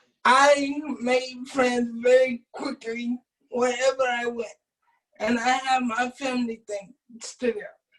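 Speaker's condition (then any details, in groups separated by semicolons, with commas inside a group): Cerebral palsy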